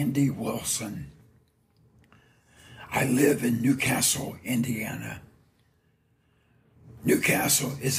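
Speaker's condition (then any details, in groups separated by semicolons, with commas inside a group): Throat cancer; tracheostomy tube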